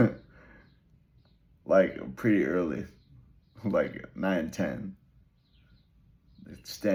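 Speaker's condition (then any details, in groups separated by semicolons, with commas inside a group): Brain injury; relearned talking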